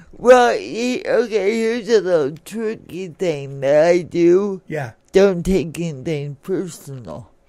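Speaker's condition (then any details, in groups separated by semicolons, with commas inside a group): Cerebral palsy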